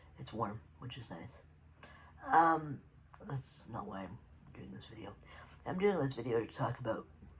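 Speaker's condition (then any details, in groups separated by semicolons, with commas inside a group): Cerebral palsy; predominantly physical; about four decades, functional decline, uses sit-to-stand lift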